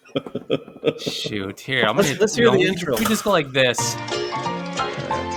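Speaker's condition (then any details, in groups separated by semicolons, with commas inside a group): No condition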